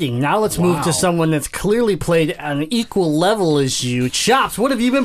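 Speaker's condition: Cleft palate; congenital cleft palate, multiple childhood procedures at Children's Hospital

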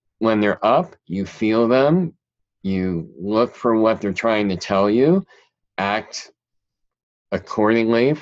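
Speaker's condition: Cleft palate; present since childhood

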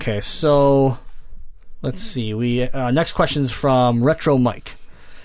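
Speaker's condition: Cleft palate; congenital

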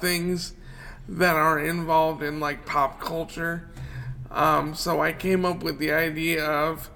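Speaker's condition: Cerebral palsy; wheelchair user

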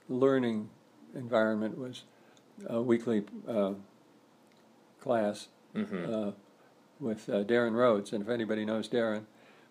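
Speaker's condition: Parkinson's disease; earlier breathing trouble during sleep

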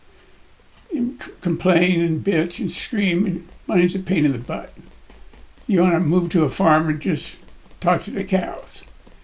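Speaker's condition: Parkinson's disease; Parkinson's getting in the way a little

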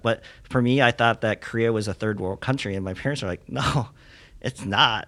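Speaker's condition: Cleft lip and palate; congenital

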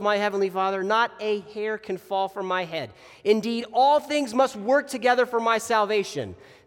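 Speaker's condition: No condition

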